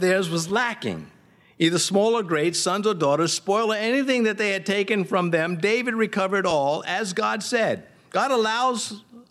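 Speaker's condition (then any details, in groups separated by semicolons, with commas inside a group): No condition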